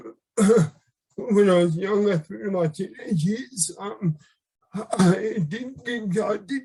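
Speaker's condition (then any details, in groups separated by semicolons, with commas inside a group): Left hemiplegia; left-sided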